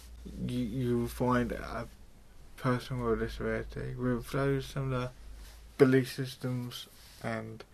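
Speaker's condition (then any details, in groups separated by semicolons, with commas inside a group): Cerebral palsy, mild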